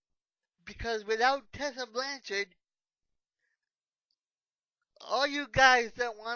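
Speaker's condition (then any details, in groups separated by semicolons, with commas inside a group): Cerebral palsy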